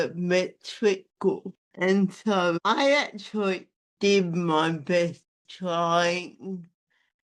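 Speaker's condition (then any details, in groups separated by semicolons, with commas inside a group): Athetoid spastic cerebral palsy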